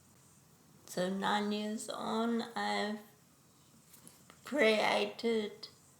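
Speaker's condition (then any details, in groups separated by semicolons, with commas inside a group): Traumatic brain injury; relearned talking, speech and language therapy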